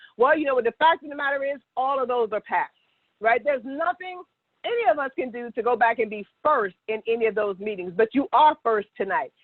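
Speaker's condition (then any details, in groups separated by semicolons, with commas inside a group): No condition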